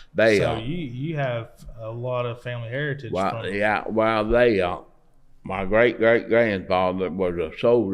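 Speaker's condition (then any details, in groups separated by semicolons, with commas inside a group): Parkinson's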